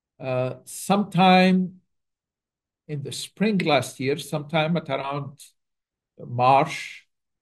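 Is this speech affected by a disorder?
No.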